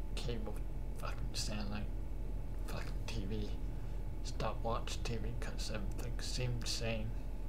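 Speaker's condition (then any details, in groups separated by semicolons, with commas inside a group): Cerebral palsy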